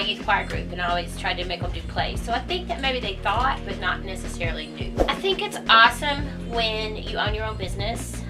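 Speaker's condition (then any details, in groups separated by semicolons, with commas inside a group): No condition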